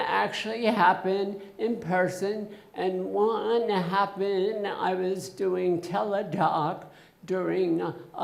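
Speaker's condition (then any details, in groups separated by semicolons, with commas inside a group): Essential tremor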